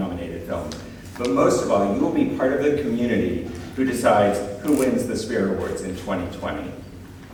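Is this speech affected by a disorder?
No.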